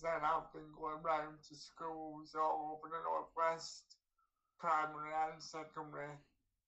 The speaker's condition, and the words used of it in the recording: Cerebral palsy. Sometimes when I'm going to schools, I've had school children ask me, if I'm upset, am I crying?